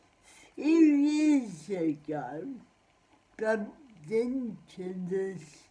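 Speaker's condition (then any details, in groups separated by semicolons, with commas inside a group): Cerebral palsy; spastic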